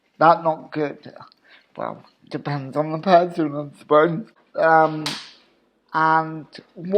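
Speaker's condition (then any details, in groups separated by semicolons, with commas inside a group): Cerebral palsy; obvious speech impediment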